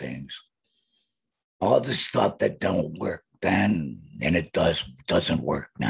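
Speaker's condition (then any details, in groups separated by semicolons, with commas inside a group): Laryngectomy, voice prosthesis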